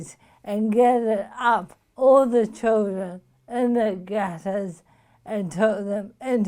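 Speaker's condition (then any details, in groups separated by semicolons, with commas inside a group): Motor neuron disease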